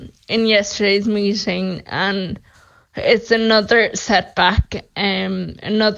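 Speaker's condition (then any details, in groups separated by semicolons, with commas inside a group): Friedreich's ataxia; diagnosed at age 12, progressive neurological decline, about 16 years since diagnosis; speech deteriorating, voice expected to be lost, voice banked over hours, synthetic voice app on phone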